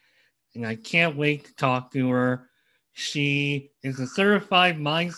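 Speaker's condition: Cleft lip and palate; congenital

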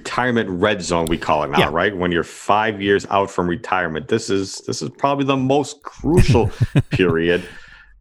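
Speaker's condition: No condition

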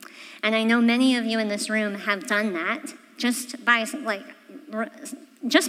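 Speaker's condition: Cleft palate; congenital

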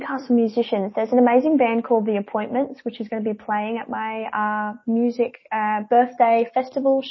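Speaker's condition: Cleft palate; palate not closing correctly before revision, now projects with ease, more singing control

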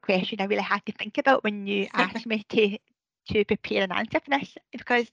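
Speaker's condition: Deafness; attends audiology appointments, uses communication support workers to follow conversations

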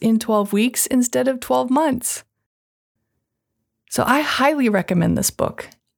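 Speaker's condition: No condition

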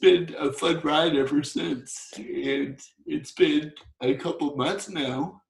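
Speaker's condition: Torsional dystonia; medication gave no benefit

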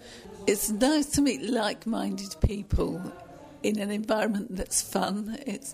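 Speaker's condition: Parkinson's disease; young onset Parkinson's disease, diagnosed in mid-30s; 15 years since diagnosis, weekly Tuesday singing group in Southampton, voice and breathing exercises

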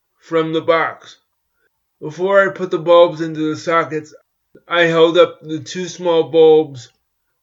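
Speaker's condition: Cerebral palsy; walks with crutches

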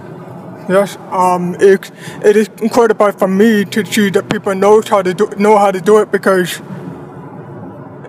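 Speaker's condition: Deafblindness; retinoblastoma from birth, eyes removed, prosthetic eyes, worsening hearing loss from age one, cause unknown; two cochlear implants, hears via driver's microphone, formerly hearing aids barely hearing, sign language, braille; no early speech, speech pathologist Vicky, felt lips and throat, speaking at seven, initially unclear

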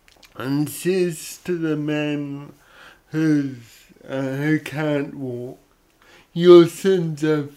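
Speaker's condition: Cerebral palsy; odd sort of voice

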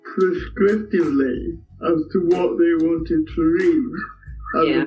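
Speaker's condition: Cerebral palsy; affects speech and swallowing

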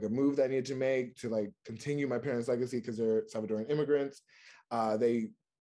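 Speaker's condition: No condition

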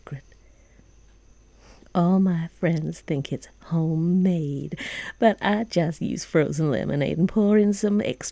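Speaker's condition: No condition

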